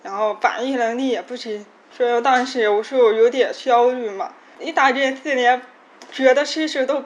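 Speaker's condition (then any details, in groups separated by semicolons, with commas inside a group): Hearing impairment; single words like 我 repeated hundreds of times daily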